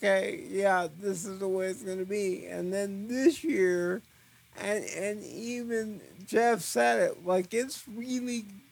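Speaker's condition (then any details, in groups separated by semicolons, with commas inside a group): Cerebral palsy; eyes appear to look up as if about to pass out when thinking or talking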